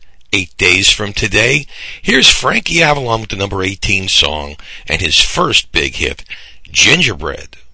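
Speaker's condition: No condition

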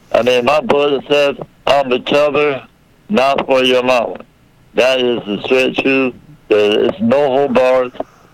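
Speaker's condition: Muscular dystrophy; rare form, about 500 people affected, present from birth, not expected to live past age one; age 30

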